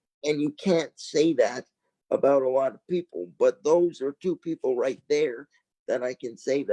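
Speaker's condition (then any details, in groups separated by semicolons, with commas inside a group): Cerebral palsy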